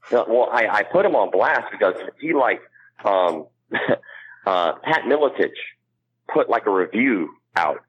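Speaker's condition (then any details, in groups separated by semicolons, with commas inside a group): Cleft palate; nose and throat structure differ from most people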